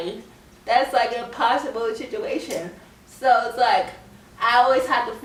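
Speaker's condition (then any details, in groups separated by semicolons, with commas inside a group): Cerebral palsy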